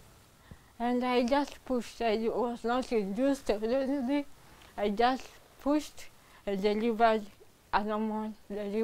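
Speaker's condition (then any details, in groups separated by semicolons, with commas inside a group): Cerebral palsy; from birth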